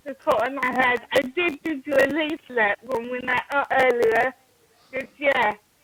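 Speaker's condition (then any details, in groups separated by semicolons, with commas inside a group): Cerebral palsy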